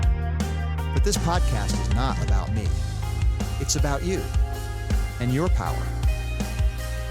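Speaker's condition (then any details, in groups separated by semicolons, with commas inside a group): No condition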